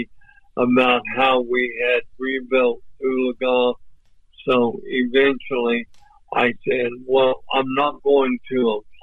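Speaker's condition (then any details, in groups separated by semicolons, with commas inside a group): ALS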